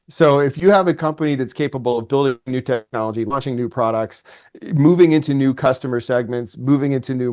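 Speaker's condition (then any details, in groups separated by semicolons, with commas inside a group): No condition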